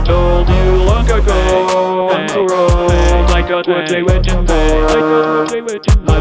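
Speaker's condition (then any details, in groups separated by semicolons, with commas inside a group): No condition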